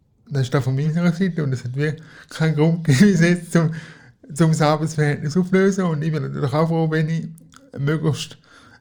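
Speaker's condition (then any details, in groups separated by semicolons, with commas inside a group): Cerebral palsy; cerebral palsy since birth, physical not cognitive, wheelchair user, moved on knees as child; needs daily help, personal assistance via IV assistance contribution for almost 10 years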